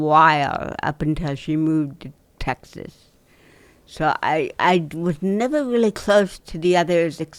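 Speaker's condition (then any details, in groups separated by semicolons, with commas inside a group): Cerebral palsy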